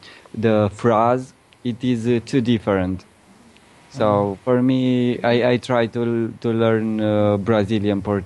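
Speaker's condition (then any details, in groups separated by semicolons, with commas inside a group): No condition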